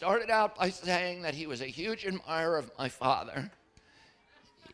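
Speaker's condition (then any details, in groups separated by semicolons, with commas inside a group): Spasmodic dystonia; formerly very strong voice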